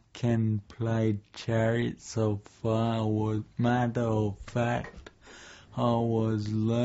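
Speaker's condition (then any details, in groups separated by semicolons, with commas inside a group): Traumatic brain injury, severe; over a decade since injury, ongoing physiotherapy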